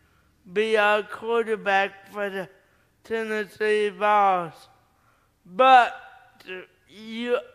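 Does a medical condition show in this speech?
Yes: cerebral palsy; three botox shots every 3 months at Vanderbilt relax arm muscles, allow straightening arm.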